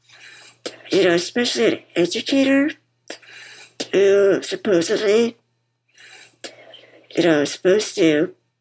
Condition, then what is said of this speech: Muscular dystrophy. She uses a wheelchair to get around and wears a BiPAP machine to help her breathe, which you'll hear throughout our conversation.